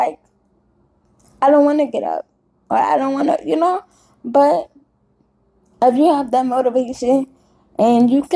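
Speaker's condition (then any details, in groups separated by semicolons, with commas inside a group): Cerebral palsy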